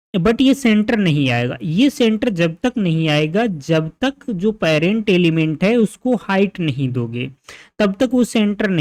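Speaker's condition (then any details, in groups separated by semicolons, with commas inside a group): No condition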